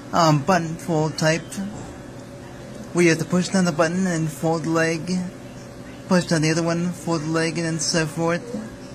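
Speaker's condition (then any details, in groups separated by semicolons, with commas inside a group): Cerebral palsy; speaks fast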